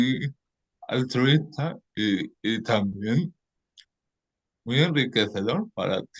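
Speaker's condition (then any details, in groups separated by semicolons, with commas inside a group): Cerebral palsy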